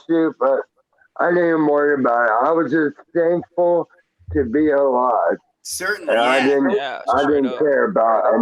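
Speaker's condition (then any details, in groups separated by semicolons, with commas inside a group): Traumatic brain injury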